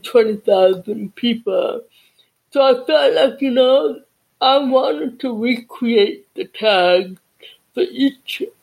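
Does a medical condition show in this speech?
Yes: deafness.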